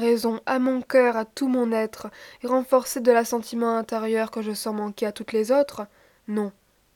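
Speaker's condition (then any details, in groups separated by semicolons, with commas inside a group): No condition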